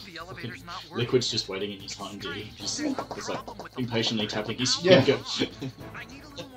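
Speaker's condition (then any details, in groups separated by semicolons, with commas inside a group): No condition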